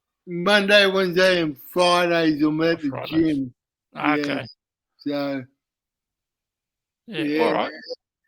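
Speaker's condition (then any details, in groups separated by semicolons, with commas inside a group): Cerebral palsy; uses wheelchair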